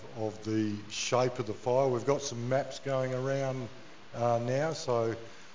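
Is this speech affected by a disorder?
No.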